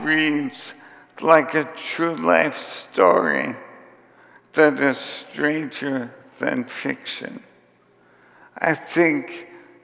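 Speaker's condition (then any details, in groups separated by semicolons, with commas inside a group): ALS; onset with tiredness and clumsiness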